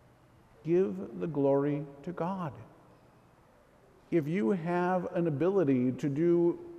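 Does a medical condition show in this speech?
No.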